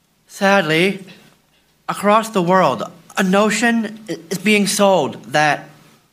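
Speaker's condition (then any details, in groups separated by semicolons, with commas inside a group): Down syndrome; extra chromosome, from birth; adult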